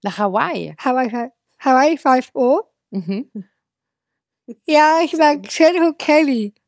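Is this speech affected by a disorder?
Yes: Down syndrome; present from birth, diagnosis suspected right after birth, some limitations; age 28.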